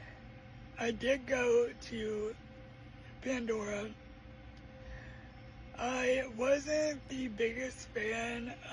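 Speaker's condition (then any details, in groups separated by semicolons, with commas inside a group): Cerebral palsy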